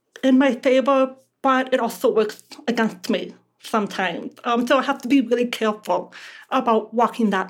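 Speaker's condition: Deafness; relies on lip reading

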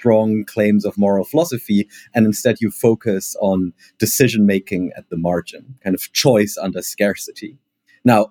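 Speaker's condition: No condition

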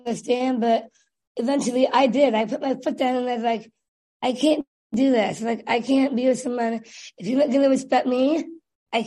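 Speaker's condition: Down syndrome; developmental disability from birth

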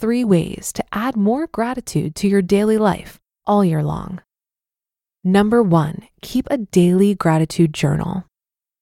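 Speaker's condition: No condition

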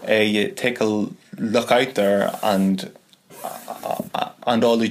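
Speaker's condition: Stammer; stammer since at least school years; member of Maguire Programme for people who stammer, pushes self outside comfort zone; occasional stuttery delivery, long avoided public speaking; repeated words, blocks

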